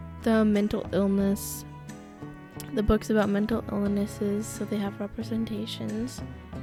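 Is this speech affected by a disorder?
No.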